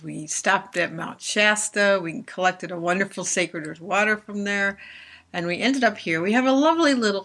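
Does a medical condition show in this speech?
No.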